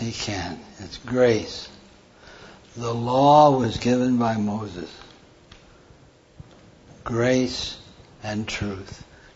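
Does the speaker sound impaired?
Yes: Parkinson's; diagnosed 14 years ago by neurologist in Lincoln, Nebraska, tremor.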